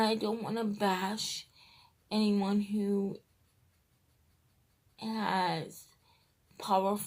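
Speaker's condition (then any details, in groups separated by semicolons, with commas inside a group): Cerebral palsy, triplegia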